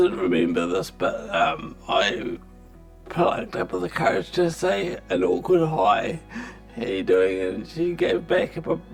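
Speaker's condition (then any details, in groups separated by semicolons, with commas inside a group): Multiple system atrophy; speech and eating affected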